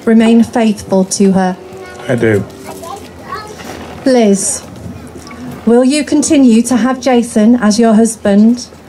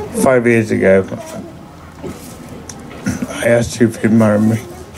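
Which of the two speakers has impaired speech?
The second: MND; eye-controlled communication device, synthetic voice from banked voice; failing voice, slowed speech, frequent coughing, throat clearing, phlegm.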